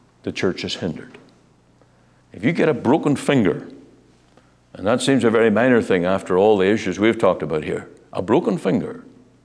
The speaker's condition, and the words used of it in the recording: No condition.